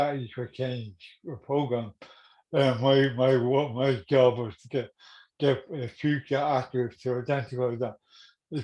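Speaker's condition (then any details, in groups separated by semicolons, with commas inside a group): Cerebral palsy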